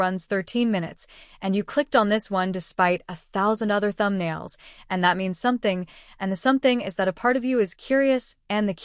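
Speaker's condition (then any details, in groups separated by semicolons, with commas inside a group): No condition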